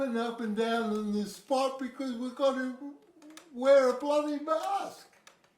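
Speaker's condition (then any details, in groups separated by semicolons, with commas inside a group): Cerebral palsy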